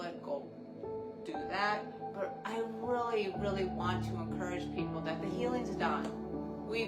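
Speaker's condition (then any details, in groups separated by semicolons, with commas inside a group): No condition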